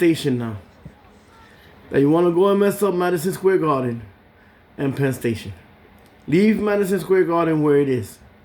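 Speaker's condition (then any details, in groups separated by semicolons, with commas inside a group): No condition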